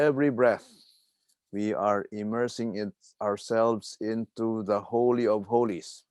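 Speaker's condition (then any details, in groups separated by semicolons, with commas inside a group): No condition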